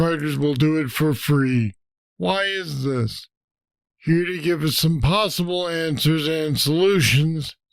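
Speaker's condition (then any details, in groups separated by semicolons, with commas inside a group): Parkinson's disease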